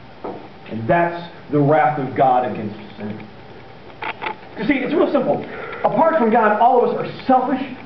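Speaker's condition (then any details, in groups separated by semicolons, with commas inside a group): No condition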